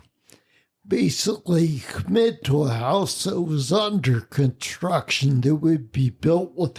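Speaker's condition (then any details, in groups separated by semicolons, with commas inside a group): Spinocerebellar ataxia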